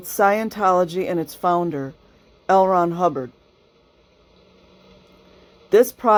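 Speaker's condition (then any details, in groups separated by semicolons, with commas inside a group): No condition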